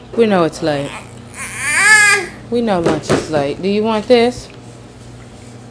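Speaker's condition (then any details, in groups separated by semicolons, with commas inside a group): No condition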